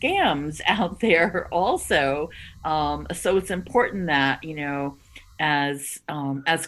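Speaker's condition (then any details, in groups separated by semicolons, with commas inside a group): No condition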